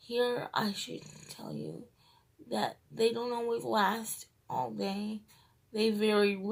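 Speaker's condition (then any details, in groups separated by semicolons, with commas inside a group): Cerebral palsy, triplegia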